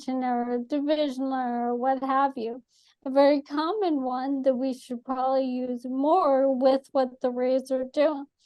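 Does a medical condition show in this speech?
Yes: ALS; atypical case.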